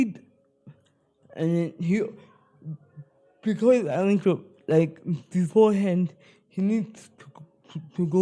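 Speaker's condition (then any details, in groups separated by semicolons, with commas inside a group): Spastic cerebral palsy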